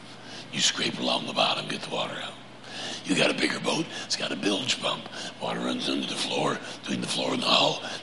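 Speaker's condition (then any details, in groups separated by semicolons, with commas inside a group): Laryngeal cancer; cancer recurred at fourth three-month checkup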